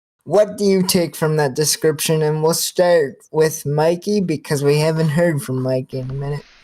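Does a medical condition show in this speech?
Yes: cerebral palsy, spastic quadriplegia, severe.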